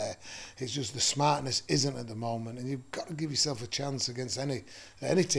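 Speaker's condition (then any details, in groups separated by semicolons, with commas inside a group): No condition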